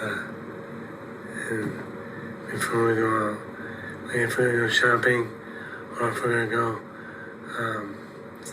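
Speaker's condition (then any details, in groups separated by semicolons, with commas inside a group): Parkinson's disease; voice not very good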